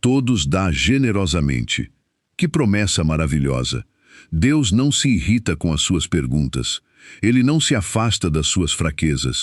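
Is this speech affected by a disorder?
No.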